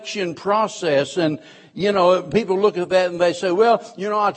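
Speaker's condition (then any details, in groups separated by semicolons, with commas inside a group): No condition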